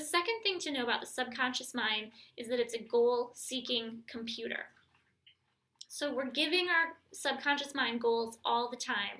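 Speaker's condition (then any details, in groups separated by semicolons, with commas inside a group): No condition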